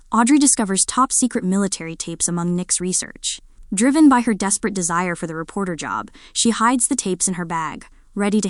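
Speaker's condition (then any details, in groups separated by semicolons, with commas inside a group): No condition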